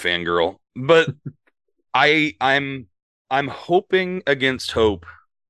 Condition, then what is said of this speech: Stuttering. Which, by the way, stutter, it's a hard word to say when you have a stutter.